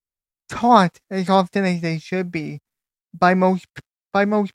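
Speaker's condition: Cerebral palsy; wheelchair user, age 29

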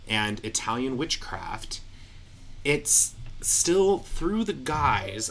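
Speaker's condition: No condition

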